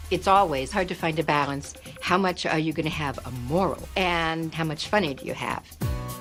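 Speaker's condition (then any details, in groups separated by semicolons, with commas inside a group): No condition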